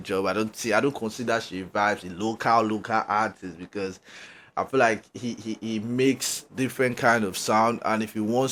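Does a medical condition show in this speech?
No.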